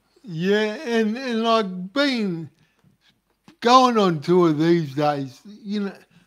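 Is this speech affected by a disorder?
Yes: cerebral palsy.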